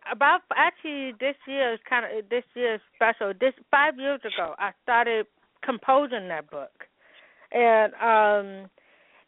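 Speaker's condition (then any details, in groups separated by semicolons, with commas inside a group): Hearing loss with speech impediment, congenital; wears hearing aids, learned sign language at four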